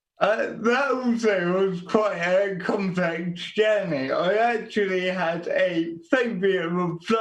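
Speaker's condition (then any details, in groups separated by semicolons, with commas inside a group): Quadriplegic cerebral palsy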